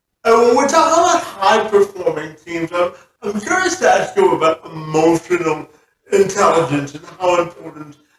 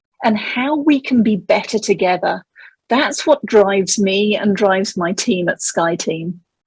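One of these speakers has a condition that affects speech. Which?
The first: cerebral palsy; since birth, spastic quadriplegic form.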